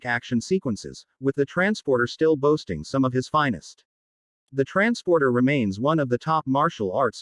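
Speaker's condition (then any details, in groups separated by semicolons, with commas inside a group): No condition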